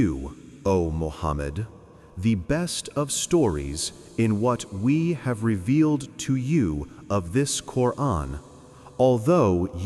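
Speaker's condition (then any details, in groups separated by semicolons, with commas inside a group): No condition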